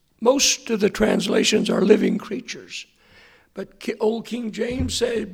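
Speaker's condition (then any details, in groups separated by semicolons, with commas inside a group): Hoarseness after vocal cord surgery; hoarse voice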